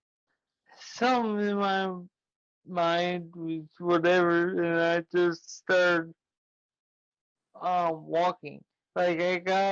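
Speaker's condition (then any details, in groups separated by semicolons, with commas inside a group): Traumatic brain injury; ongoing therapy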